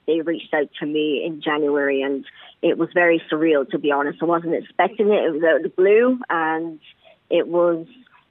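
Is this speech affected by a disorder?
Yes: cleft palate; congenital cleft palate, Belarus, Chernobyl radiation, genetic disorders, leg problems, affected walking and eating.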